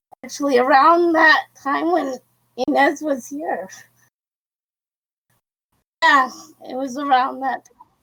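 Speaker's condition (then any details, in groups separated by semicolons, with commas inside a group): Cerebral palsy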